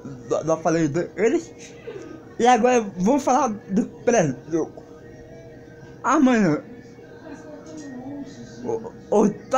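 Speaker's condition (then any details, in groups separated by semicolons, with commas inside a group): Cerebral palsy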